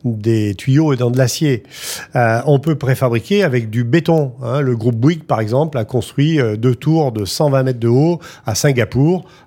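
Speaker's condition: No condition

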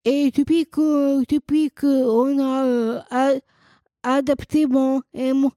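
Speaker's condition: Down syndrome, trisomy 21

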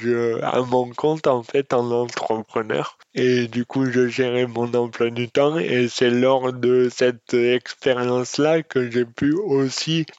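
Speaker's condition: Dystonia; congenital

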